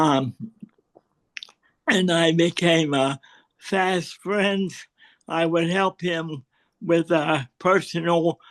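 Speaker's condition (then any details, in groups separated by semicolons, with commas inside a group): Cerebral palsy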